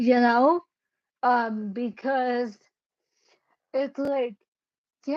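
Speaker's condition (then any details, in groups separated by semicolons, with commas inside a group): Cerebellar ataxia; caused by brain bleed, unsteady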